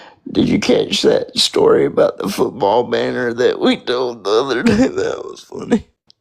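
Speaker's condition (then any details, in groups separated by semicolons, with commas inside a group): Spastic quadriplegic cerebral palsy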